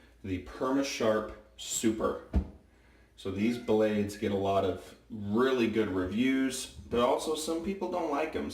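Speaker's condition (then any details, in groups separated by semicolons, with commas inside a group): No condition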